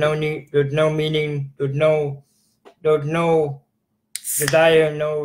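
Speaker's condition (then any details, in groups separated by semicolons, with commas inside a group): Cerebral palsy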